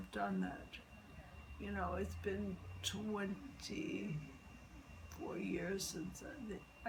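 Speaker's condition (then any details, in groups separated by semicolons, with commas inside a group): Multiple sclerosis; legs and arms affected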